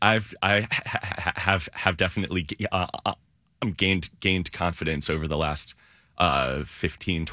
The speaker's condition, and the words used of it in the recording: Stuttering. Oh, well, I can real stutter or I can go like that. That actually turned real a little bit.